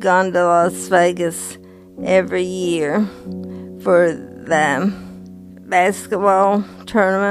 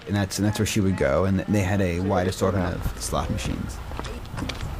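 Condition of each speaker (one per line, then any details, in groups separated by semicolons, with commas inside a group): Parkinson's disease; diagnosed early 50s, ropinirole increased over 7-8 years
No condition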